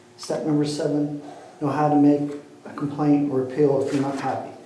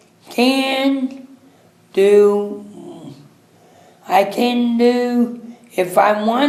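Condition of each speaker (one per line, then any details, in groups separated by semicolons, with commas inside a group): No condition
Cerebral palsy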